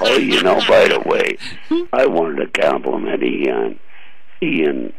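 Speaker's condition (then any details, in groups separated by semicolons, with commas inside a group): Throat cancer surgery; hole in throat, no electronic voice device, month in hospital, 6 weeks radiation, no chemotherapy; about 3 years since surgery, breathes through hole in throat; permanent altered voice since surgery, gangster-like voice, host says voice sounds great, caller unsure voice sounds all right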